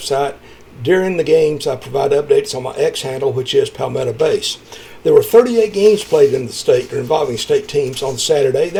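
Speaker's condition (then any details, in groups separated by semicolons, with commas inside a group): No condition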